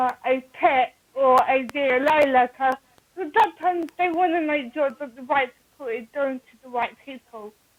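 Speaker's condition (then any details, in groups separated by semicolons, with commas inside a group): Cerebral palsy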